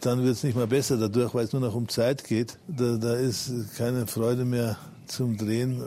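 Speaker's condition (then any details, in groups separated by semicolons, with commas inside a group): Parkinson's disease; public for about 11 years, almost no tremor, feels symptom-free when well adjusted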